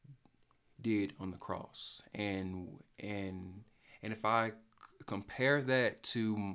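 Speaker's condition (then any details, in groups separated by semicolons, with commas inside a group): Stuttering; only stutterer on either mother's or father's side of family; still stutters; stutters when talking, speech problem audible, cannot be hidden when speaking; prolonged sounds, blocks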